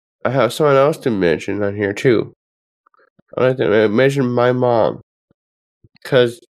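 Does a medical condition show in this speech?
Yes: Down syndrome; present from birth.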